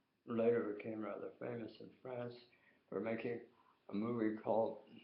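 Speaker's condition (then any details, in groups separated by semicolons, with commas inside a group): Tongue cancer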